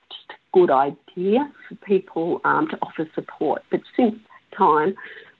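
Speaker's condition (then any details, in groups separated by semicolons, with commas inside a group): Spasmodic dysphonia; bits of words lost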